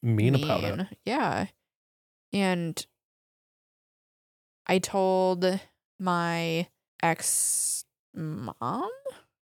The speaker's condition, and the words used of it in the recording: Aphasia. You have to have a lot of patience and mm-hmm. trust that you're going to get it out